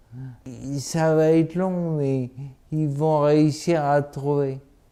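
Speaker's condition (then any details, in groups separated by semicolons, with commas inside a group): Multiple sclerosis; onset at 17, about 20 years, stabilized, monthly infusion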